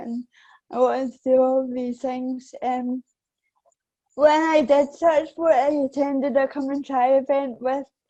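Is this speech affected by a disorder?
Yes: cerebral palsy; affects balance.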